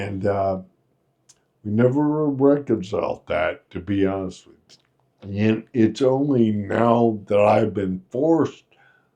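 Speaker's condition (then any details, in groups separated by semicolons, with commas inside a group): Friedreich's ataxia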